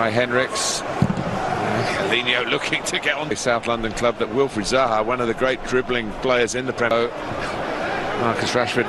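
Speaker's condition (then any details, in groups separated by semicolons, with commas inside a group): No condition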